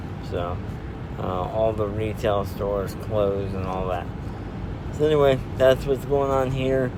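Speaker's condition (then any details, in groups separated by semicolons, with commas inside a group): Spastic diplegia cerebral palsy; outpatient physical therapy, wheelchair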